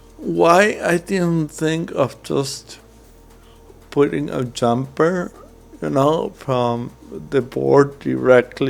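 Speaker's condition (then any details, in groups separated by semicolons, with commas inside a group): Cerebral palsy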